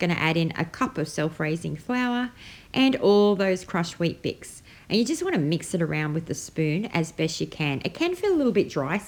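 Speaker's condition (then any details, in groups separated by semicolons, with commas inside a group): No condition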